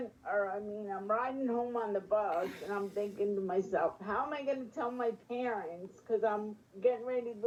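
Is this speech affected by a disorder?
Yes: spastic quadriplegic cerebral palsy.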